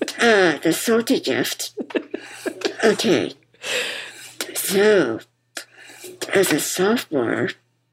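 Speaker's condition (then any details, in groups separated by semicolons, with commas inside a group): Muscular dystrophy; form of muscular dystrophy diagnosed as toddler, wheelchair user, relies on others for most daily activities; wears bipap machine to help breathe during conversation; bipap machine audible throughout conversation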